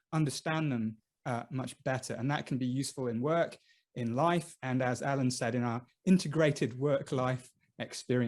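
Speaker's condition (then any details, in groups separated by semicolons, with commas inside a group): No condition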